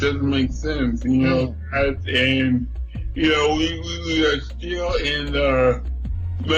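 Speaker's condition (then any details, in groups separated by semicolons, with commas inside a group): Cerebral palsy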